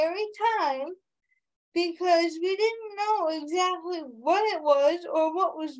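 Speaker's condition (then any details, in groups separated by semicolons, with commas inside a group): Cerebral palsy with quadriplegia; quadriplegia, cannot move independently; many specialists needed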